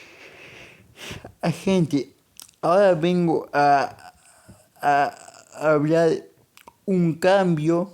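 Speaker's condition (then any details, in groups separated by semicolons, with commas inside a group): Cerebral palsy; monthly medication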